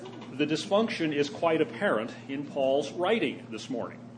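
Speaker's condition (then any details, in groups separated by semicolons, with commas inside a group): No condition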